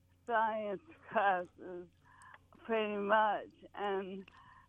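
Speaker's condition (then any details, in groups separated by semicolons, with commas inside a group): ALS; great difficulty speaking, speech garbled, still talking and swallowing food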